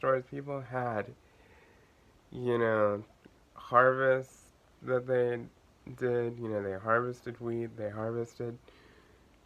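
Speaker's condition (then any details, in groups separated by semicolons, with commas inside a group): Cerebral palsy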